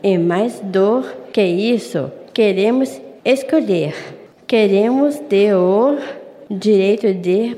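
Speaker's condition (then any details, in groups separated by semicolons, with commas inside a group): Down syndrome; chromosome 21 alteration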